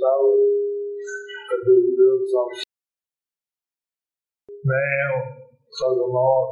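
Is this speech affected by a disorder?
Yes: stroke with facial paralysis; half the face paralyzed; speech hard for some listeners to understand, another person repeats speech for listeners.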